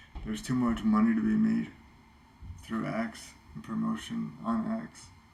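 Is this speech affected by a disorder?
Yes: cerebral palsy, spastic.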